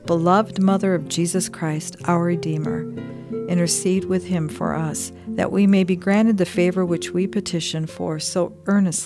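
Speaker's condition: No condition

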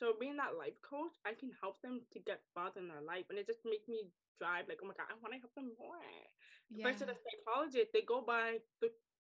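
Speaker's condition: Deafness, acquired deafness, wears hearing aids

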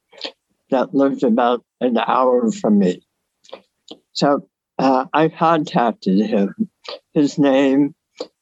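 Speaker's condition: Oral cancer salvage surgery, partial tongue, mandible and soft palate resection; oral and tongue base carcinoma, six surgeries, four recurrences, 36 IMRT, no evidence of disease

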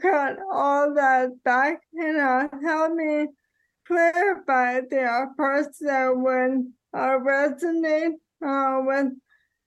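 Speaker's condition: ALS; diagnosed 2014, onset with a finger not working, diagnosis delayed

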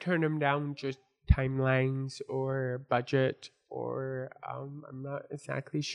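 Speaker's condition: Born deaf; congenital deafness from birth

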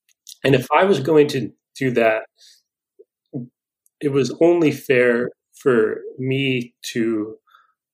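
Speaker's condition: Stuttering; lifelong, persisting into adulthood, long kept unspoken, now openly accepted; still stutters; prolonged sounds, blocks

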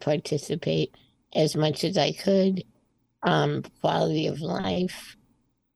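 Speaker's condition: Spinal muscular atrophy type 2; congenital, born early 60s, wheelchair user, slightly progressive, found out in twenties, arms less mobile; breathing, speaking and singing much stronger since medication, functions declining before it

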